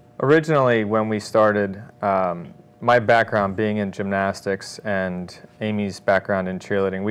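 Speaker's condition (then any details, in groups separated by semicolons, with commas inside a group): No condition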